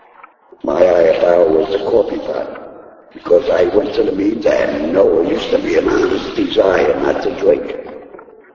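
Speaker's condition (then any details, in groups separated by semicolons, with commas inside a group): Laryngectomy; voice box removed by surgery, speech device placed in throat; talks with throat device, needs thumb to talk; taught to talk with throat device, cannot talk without thumb, earlier voice loss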